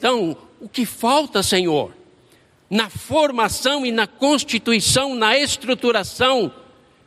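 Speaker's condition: No condition

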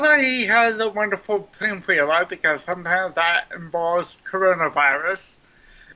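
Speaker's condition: Cerebral palsy; mild form, lifelong, slow running, about 21 minutes per mile, trouble writing with hands; speech impairment, likens own voice to drive-through speaker box, may sound drunk

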